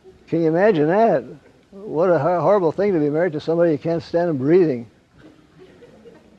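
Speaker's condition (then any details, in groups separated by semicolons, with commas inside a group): Parkinson's; wakes at night, gets up around 3 am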